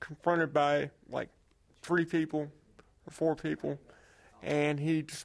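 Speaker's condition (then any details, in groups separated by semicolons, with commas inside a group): Cerebral palsy; diagnosed at early age, more than 30 operations, uses wheelchair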